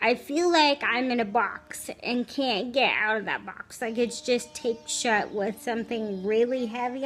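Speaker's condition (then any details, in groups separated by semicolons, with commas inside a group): Cerebral palsy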